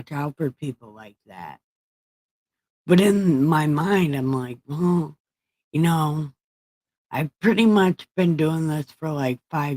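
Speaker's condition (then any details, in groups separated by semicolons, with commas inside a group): Brain injury; multiple injuries, right side numb including tongue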